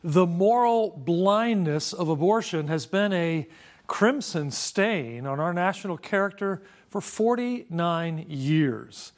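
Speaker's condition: No condition

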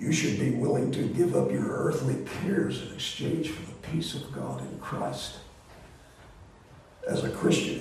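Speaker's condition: Voice disorder; not contagious

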